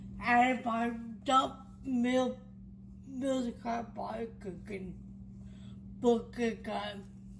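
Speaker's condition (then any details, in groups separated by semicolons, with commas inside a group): Traumatic brain injury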